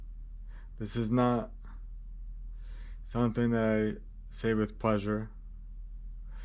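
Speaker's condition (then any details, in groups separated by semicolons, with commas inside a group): Cerebral palsy, spastic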